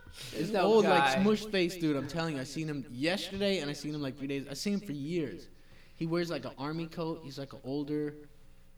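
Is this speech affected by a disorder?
No.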